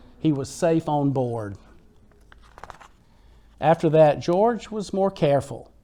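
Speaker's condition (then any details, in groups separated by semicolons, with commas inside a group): No condition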